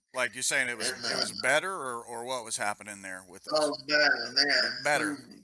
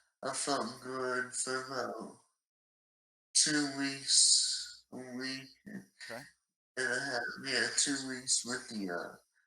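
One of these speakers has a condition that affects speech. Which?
The second: ALS; very aggressive fast-progressing form, fasciculations in calves and quads; about one year since diagnosis, stem cell trial, progressing; swallowing and breathing changes, nasal voice since onset.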